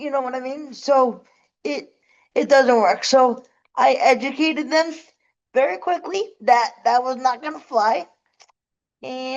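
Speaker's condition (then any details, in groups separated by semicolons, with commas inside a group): Cerebral palsy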